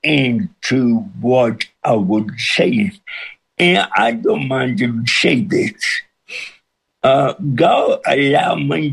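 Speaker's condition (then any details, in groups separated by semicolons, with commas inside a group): Cerebral palsy with speech impediment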